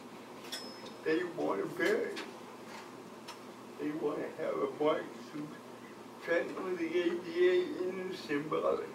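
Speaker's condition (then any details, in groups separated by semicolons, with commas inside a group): Cerebral palsy; from birth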